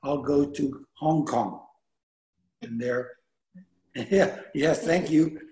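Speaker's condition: Aphasia after stroke; can no longer speak Bulgarian, previously spoken fluently

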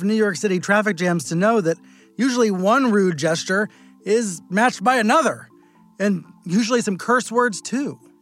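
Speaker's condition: No condition

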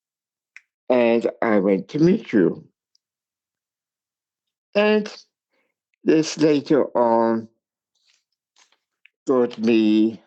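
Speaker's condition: Cerebral palsy; speech impairment

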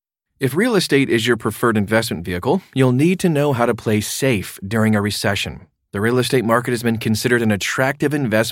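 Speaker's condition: No condition

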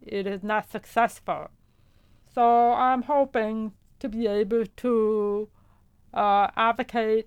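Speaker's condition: Profound deafness; hears music

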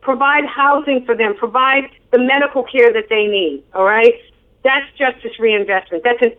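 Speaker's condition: No condition

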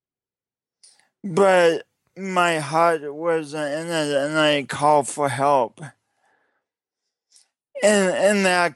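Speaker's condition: Cerebral palsy; speech impediment, distinctive one-of-a-kind accent-like speech, audible throughout recording

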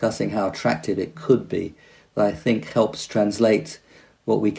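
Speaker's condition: No condition

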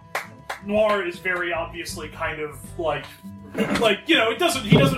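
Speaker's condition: No condition

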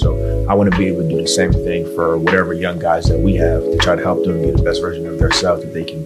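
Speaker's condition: No condition

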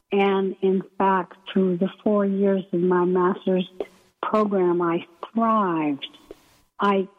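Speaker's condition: ALS; first symptoms subtle in right foot, onset during pre-doctoral internship at VA, wheelchair user, transfer board; about three years since onset, two since diagnosis, can no longer transfer self; weak breathing muscles, hard to speak, may sound weak or unclear, paces speech with breathing, slowing, pausing

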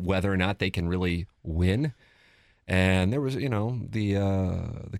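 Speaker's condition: No condition

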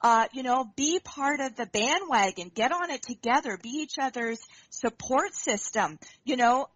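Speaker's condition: No condition

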